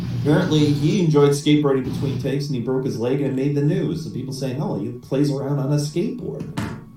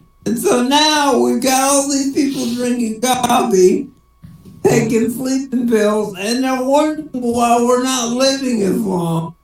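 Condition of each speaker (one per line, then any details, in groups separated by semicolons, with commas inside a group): No condition
Cerebral palsy; spasticity, not paralyzed, wheelchair user; speech sounds drunk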